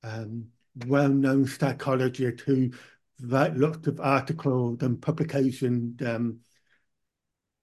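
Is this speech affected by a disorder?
Yes: profound deafness; born profoundly deaf, cochlear implant one ear after ear problem.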